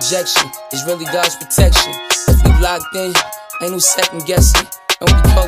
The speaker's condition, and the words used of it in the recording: None; typical speech.